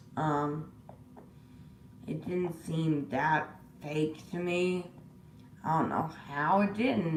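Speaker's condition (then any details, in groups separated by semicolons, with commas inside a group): Disability causing slurred speech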